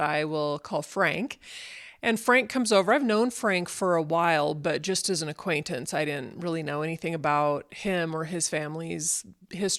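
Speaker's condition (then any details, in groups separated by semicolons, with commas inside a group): No condition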